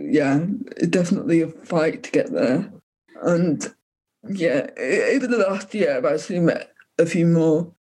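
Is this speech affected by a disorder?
Yes: cerebral palsy; lack of oxygen during birth.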